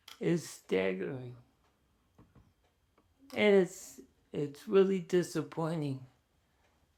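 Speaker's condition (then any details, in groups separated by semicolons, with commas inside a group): ALS; fast progression, cane and wheelchair; speech challenging, short of breath speaking, lacks inflection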